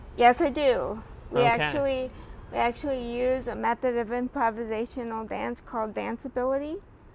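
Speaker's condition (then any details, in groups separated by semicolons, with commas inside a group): Cerebral palsy; spasticity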